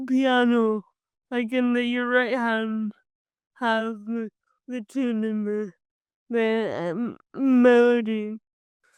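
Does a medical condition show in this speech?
Yes: cerebral palsy; from birth.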